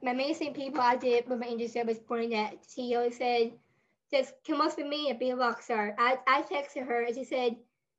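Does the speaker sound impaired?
Yes: Down syndrome; adult with Down syndrome.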